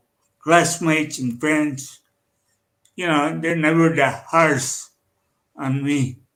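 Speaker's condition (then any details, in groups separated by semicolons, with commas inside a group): Cerebral palsy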